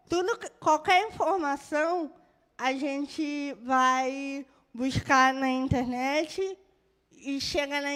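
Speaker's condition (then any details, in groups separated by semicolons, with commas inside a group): Cerebral palsy; birth brain injury; moderate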